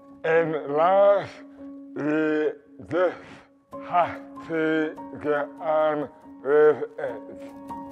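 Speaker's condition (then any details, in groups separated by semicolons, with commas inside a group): Dystonia; sudden slurred speech, difficulty eating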